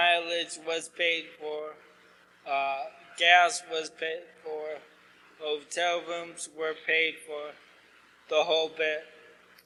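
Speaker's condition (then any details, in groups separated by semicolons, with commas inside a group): ALS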